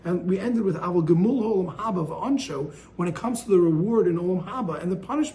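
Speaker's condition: No condition

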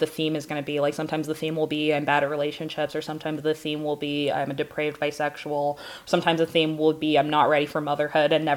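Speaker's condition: No condition

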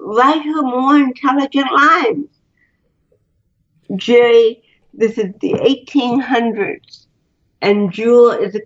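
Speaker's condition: Cerebral palsy; cannot move normally

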